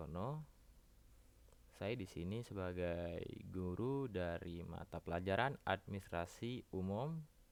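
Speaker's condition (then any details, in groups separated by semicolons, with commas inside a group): No condition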